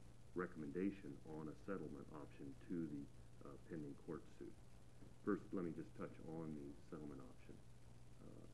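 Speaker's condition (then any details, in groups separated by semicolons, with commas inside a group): No condition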